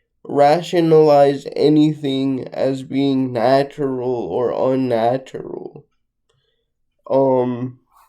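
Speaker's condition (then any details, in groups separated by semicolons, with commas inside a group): Cerebral palsy, mixed, mild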